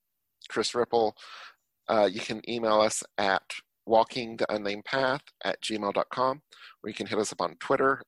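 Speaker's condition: No condition

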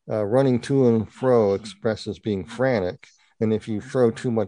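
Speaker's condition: Partial cleft palate; congenital

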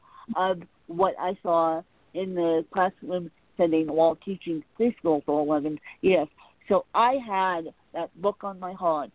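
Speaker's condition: Cerebral palsy; from birth, lack of oxygen at birth, diagnosed 24 hours after birth, scoliosis, back brace; cannot type, terrible handwriting, dictates with dragon naturally speaking, back brace under clothes; does the talking in business, unlike assistant with speech impediment

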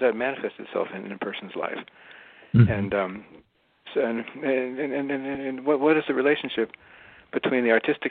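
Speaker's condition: Parkinson's disease; diagnosed while still working

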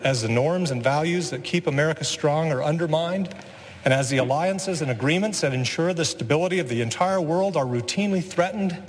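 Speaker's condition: No condition

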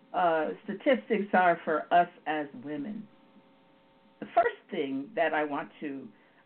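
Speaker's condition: No condition

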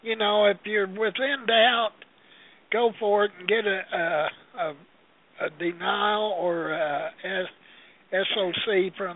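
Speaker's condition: Parkinson's disease; long-standing, tremor, trouble with fine hand work as watchmaker, hard to eat

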